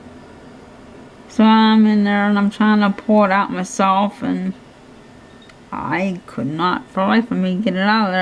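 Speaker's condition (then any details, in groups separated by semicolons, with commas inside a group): Cerebral palsy; hands affected, shaking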